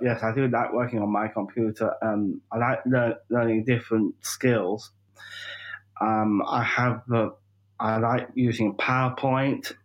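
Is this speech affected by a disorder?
Yes: Down syndrome; 45 years old.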